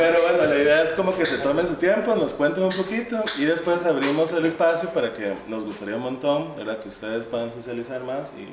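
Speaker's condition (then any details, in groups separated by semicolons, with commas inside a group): No condition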